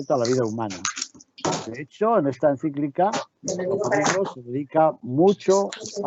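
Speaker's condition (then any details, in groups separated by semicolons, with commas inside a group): No condition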